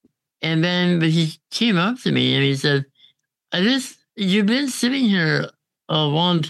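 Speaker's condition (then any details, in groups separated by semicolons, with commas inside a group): Congenital muscular dystrophy; on a ventilator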